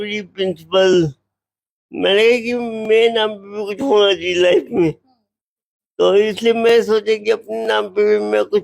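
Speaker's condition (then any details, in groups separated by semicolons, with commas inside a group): Cerebral palsy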